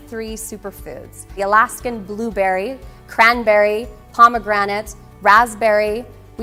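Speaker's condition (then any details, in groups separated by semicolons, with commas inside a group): No condition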